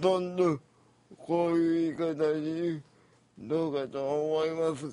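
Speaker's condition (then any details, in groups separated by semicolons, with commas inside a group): Cerebral palsy; congenital physical disability, wheelchair user, home nursing visits twice weekly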